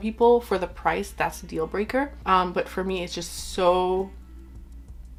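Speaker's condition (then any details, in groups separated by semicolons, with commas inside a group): No condition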